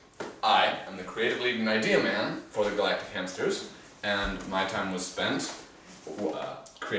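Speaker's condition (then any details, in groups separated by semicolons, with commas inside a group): No condition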